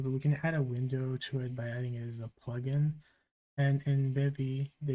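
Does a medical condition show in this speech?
No.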